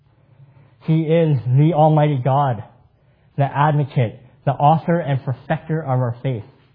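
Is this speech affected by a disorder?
Yes: cleft palate; congenital cleft palate, multiple surgeries with long hospital stays in childhood in 80s.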